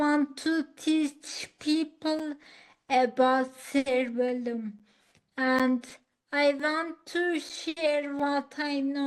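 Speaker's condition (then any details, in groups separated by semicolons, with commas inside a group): Acquired ataxia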